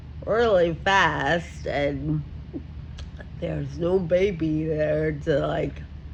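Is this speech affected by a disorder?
Yes: Friedreich ataxia.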